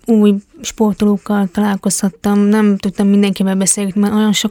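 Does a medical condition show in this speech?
Yes: hearing impairment; competes in deaf athletics at the Deaflympics; tried signing with japanese sign-language users at the competition.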